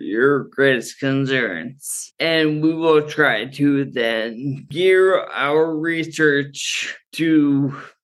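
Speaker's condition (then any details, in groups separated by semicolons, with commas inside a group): Friedreich's ataxia; genetic neuromuscular condition, present from birth, normal childhood, slowly worsening, diagnosed in college; progressive, managed with cannabis for neuropathic pain, muscle relaxing, sleep; ataxia worse when not well-rested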